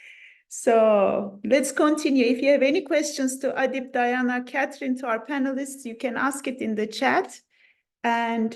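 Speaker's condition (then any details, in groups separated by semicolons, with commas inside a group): No condition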